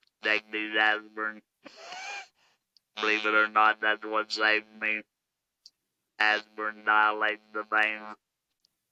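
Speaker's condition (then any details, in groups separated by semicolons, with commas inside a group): Laryngectomy, electrolarynx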